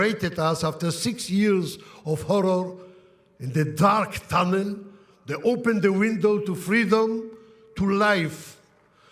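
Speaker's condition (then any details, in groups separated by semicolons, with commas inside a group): No condition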